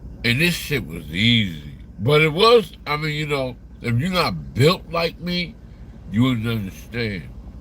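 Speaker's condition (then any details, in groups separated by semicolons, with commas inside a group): Slurred speech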